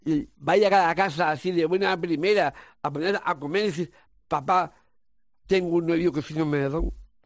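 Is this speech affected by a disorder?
Yes: Down syndrome; congenital.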